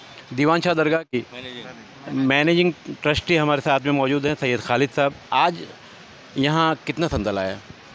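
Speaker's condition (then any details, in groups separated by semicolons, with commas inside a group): No condition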